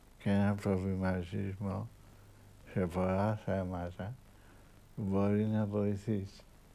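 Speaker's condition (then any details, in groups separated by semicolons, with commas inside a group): Parkinson's disease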